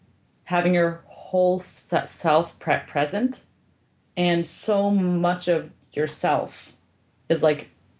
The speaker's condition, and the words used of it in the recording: Stuttering. So I usually just say, just so you know, I stutter.